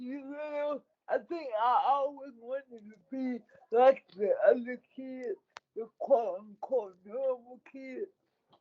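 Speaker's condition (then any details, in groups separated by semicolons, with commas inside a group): Cerebral palsy; speech affected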